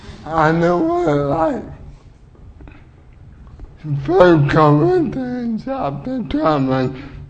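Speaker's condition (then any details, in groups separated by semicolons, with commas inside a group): Cerebral palsy; 15 minutes without breathing, oxygen lack damaged left brain, uses wheelchair, body constantly fights back; speech a little unclear, a little difficult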